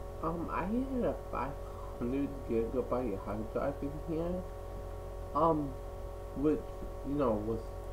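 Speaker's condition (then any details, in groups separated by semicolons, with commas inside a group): Cerebral palsy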